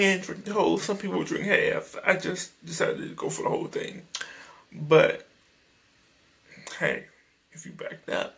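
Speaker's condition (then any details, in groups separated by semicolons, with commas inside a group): Cerebral palsy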